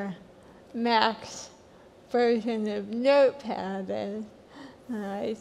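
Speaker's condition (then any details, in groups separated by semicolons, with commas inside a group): Hereditary spastic paraplegia; motor neuron disease variant; symptoms since 2004, uses neuroswitch technology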